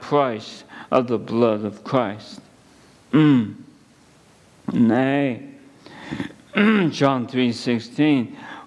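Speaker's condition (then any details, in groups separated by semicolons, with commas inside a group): ALS; at least a couple of months since diagnosis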